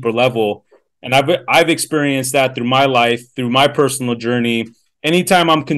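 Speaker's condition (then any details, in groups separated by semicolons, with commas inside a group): No condition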